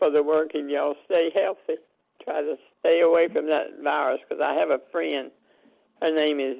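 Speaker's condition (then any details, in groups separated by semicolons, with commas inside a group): Parkinson's disease; age 85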